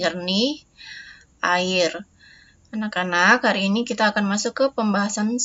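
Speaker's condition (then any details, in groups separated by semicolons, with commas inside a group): No condition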